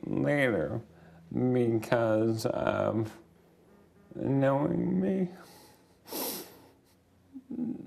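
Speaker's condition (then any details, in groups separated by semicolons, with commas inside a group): ALS; affects speech and mobility; speech changes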